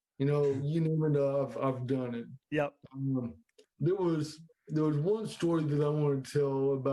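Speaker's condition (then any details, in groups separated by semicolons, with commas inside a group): Cerebral palsy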